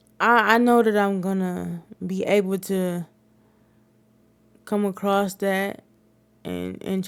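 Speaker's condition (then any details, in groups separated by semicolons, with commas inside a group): Cerebral palsy; wheelchair user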